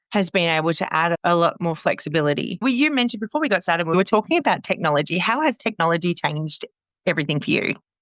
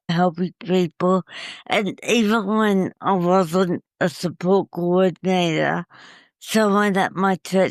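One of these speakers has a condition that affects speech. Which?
The second: cerebral palsy; caused by breathing stoppage after birth, uses wheelchair; coma after failed hip operation, long rehabilitation; tracheostomy, no voice one year, voice regained.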